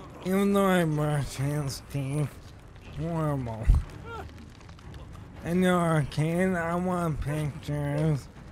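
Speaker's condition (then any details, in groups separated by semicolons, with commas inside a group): ALS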